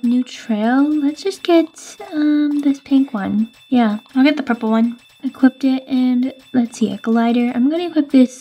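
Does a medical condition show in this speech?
No.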